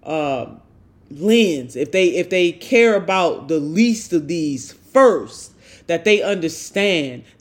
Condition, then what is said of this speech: No condition.